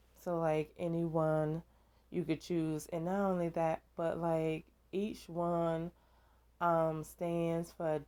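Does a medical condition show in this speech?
No.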